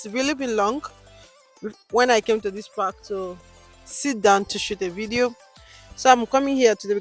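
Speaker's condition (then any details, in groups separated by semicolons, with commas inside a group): No condition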